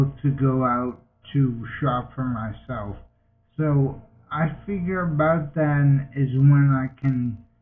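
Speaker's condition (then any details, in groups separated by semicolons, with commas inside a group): Multiple sclerosis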